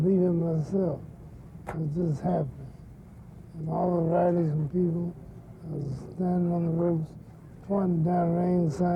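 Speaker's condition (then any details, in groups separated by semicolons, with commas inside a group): Parkinson's syndrome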